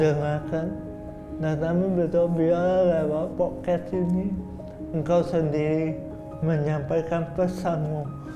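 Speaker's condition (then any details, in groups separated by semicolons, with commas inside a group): Cerebral palsy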